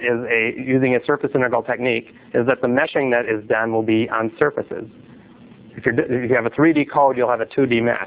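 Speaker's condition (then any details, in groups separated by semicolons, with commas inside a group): No condition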